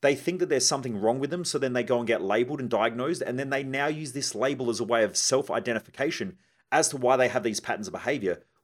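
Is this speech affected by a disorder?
No.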